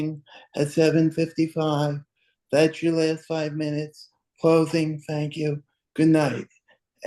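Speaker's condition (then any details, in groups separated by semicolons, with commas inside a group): Cerebral palsy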